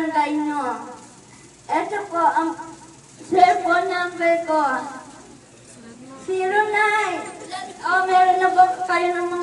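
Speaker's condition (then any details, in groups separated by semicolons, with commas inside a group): Cerebral palsy; needs handrails to stand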